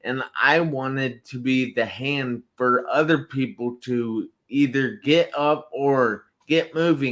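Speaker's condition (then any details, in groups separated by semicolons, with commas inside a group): Traumatic brain injury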